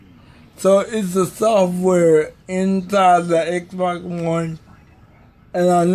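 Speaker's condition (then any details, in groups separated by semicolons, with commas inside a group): Cerebral palsy; may be hard to understand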